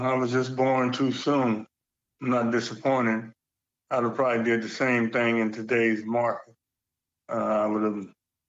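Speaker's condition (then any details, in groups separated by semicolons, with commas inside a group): Parkinson's; age 70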